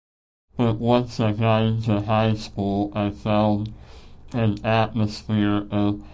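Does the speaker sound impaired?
Yes: Treacher Collins syndrome; genetic, facial bones and ears unformed, small jaw, cleft palate repaired, no ossicles, dozens of reconstructive surgeries; small airway and jaws made breathing and eating hard, emergency tracheotomy after birth, ng tube feeding.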